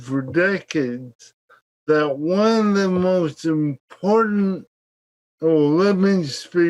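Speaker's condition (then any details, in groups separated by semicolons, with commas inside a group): Cerebral palsy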